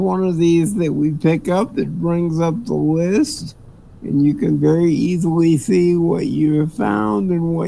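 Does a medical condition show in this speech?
Yes: cerebral palsy; speech sounds drunk.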